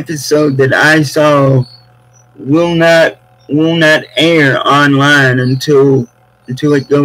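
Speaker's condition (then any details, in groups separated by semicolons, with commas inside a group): Cerebral palsy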